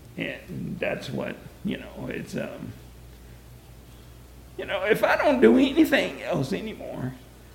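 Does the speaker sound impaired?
Yes: vocal dysphonia; vocal dysphonia in adulthood, voice loss began two weeks before demo recording, past speech therapy; quiet voice, hard to talk; speech impediment, some words hard like mailman, substitutes easier words like postman.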